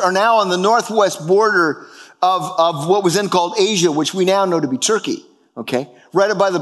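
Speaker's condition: No condition

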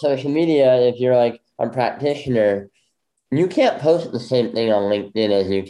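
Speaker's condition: Bilateral cleft lip; congenital bilateral, jaw surgery twice, 13 surgeries, braces 15 years, left ear tumor, left hearing loss

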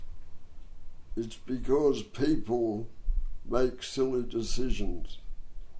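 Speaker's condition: Dystonia and cerebral palsy; bronchial asthma

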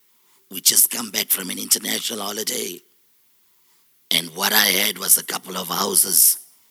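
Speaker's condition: Total laryngectomy; three years post-op, six operations in 18 months, surgeon Dr. Khalil Ismail, surgery four days post-diagnosis

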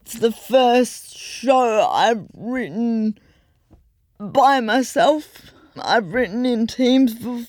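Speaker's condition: Cerebral palsy; neuromuscular, full-time wheelchair user, no walking, 7-year-old powered chair, types slowly with two pointer fingers; old wheelchair creaking and whirring audible in background

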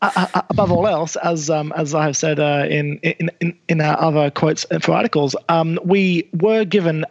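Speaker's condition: Stutter; sign language used to assist stutter; repeated sounds, repeated words

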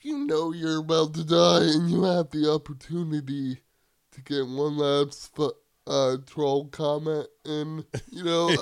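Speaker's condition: Cerebral palsy; wheelchair user

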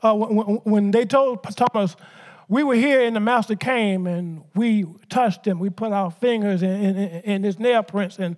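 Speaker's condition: Stuttering; childhood onset, severe in childhood, could not get words out; mostly resolved, residual signs still visible, preaching this sermon; hit leg trying to force words out, no stutter when singing, returns when nervous or upset; repeated sounds, prolonged sounds

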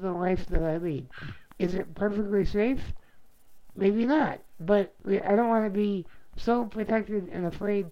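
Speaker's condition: Spinal muscular atrophy; rare progressive neuromuscular disease, muscles don't work, needs assistance with any physical activity; needs assistants for washing, dressing, bathroom, meal preparation and eating; cannot chew and swallow well

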